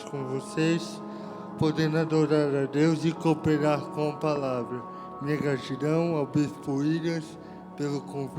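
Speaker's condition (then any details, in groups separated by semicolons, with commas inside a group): Cerebral palsy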